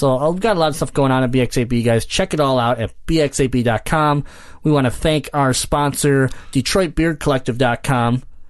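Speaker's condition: Cleft palate; congenital

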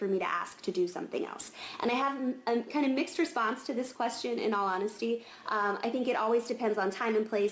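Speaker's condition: No condition

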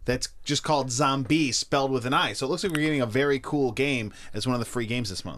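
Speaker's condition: No condition

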